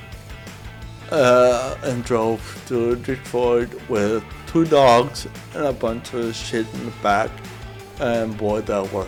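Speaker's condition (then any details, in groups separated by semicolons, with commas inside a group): Cerebral palsy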